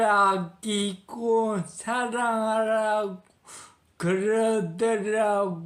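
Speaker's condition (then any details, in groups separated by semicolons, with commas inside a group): Parkinson's disease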